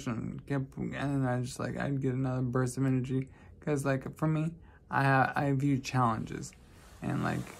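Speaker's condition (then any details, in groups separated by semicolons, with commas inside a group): Traumatic brain injury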